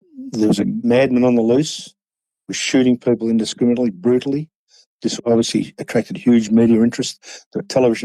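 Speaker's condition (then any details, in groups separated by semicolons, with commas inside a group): No condition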